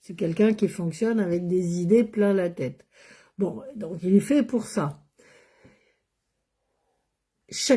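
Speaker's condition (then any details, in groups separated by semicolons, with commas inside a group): No condition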